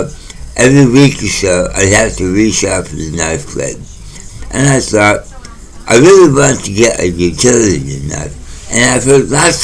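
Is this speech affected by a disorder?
Yes: mouth cancer.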